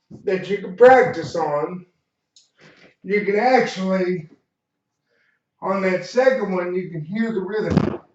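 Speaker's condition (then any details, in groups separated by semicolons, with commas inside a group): Cerebral palsy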